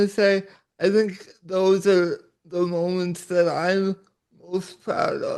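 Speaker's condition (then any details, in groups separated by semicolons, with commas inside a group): Cerebral palsy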